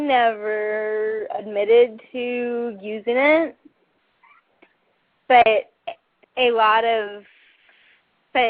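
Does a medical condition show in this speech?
Yes: cerebral palsy; muscle spasms including speech muscles, handwriting affected; stutters from speech muscle spasms.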